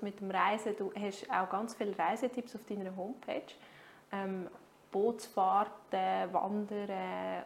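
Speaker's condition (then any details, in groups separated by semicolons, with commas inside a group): No condition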